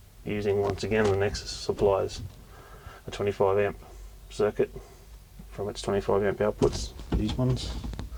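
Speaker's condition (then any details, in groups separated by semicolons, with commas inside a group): No condition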